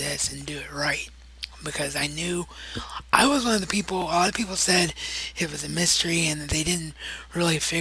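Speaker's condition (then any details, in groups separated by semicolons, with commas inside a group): Cerebral palsy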